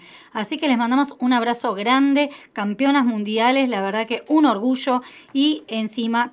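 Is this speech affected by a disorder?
No.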